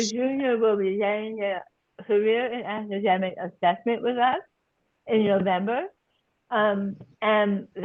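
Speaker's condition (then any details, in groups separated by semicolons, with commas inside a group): Tongue cancer surgery and reconstruction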